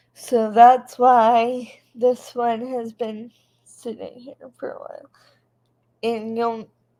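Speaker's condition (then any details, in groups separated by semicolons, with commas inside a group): Cerebral palsy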